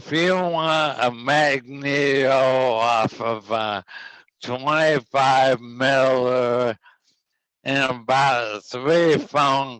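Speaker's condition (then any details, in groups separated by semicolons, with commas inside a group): ALS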